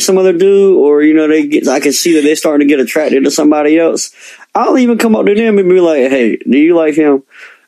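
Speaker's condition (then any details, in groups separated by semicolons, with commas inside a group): Cleft lip and palate; present from birth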